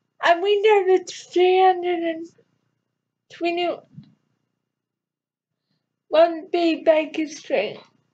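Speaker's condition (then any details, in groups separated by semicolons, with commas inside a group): Cerebral palsy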